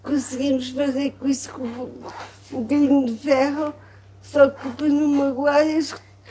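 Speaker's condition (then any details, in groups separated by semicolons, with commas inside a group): Cerebral palsy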